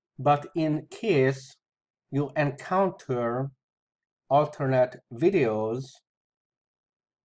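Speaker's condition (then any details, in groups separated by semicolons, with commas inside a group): No condition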